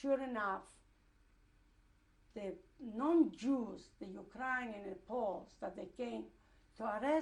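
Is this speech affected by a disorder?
No.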